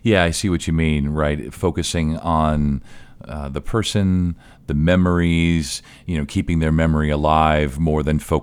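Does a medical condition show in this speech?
No.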